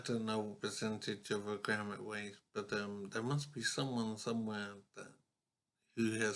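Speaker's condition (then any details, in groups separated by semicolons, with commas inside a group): Brain injury; accident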